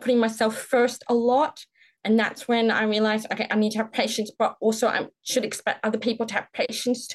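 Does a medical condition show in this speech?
Yes: profound deafness, congenital, profound; born profoundly deaf, right cochlear implant since infancy, left cochlear implant also; did not enjoy wearing both implants, poor experience with left implant, implant hidden by hair; speech considered pretty good, often assumed hearing, often mistaken for British accent.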